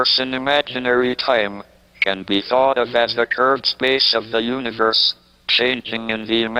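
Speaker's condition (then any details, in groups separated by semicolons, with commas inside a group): ALS, speech-generating device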